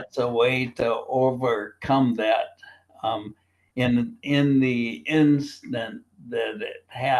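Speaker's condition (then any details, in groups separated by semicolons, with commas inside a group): Primary lateral sclerosis, bulbar onset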